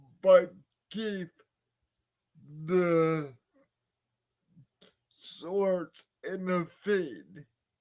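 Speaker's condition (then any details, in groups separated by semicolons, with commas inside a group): Cerebral palsy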